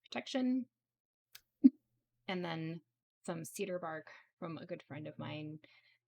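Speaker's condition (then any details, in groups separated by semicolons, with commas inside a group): No condition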